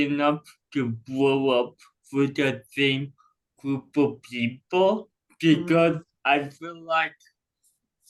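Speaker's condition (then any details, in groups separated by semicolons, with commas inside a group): Cerebral palsy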